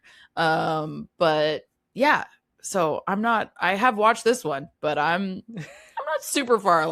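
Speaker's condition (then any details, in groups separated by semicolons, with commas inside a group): No condition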